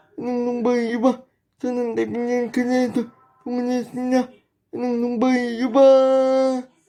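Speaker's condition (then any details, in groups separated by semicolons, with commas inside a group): Brain lesion disability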